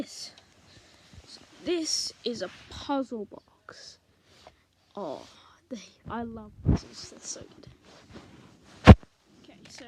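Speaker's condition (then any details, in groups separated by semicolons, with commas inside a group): No condition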